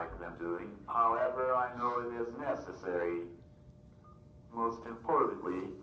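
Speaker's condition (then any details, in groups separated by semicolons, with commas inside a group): Cerebral palsy, athetoid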